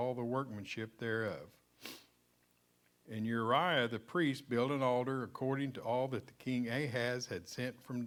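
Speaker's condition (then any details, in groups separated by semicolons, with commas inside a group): No condition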